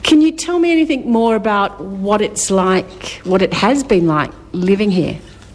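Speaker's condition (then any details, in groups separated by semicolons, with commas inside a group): No condition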